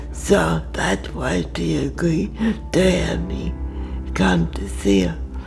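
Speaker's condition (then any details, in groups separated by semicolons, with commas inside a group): Cerebral palsy; communication difficult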